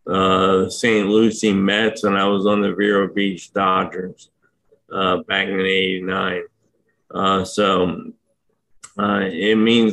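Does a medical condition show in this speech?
Yes: ALS; ALS diagnosed last year, power wheelchair for mobility; about one year since diagnosis, uses power wheelchair; hard to speak for long periods right now.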